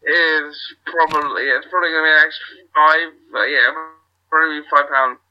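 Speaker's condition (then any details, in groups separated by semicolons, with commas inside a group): Cerebral palsy; unable to wrestle actively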